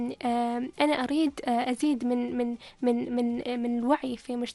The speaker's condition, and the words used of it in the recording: Stuttering. بديت أخبر الناس إنه أنا عندي تأتأة وعندي صعوبة في النطق واحتاج شوية وقت في الكلام